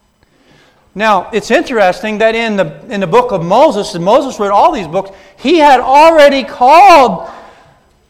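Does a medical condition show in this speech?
No.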